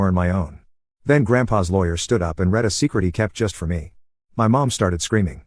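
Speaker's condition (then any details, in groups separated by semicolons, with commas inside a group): No condition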